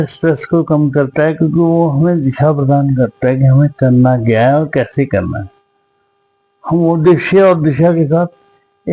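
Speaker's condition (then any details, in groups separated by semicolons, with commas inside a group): Cerebral palsy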